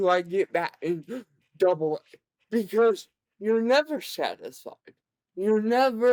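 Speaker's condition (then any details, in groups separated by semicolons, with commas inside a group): Cerebral palsy, severe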